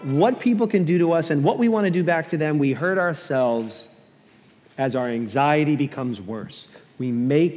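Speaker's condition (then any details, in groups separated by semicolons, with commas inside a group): No condition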